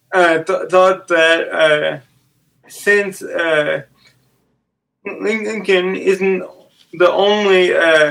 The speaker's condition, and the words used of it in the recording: Stuttering. And he says in his speech, too, how he is a severe stutterer, has been a severe stutterer.